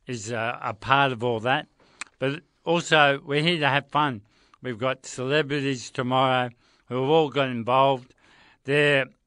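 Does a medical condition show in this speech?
Yes: motor neurone disease; progressive, terminal, onset in hands, spread up arms and across back; about 2 years since first symptoms, diagnosed after months of tests, no treatment or cure; voice affected, speech noticeably changed.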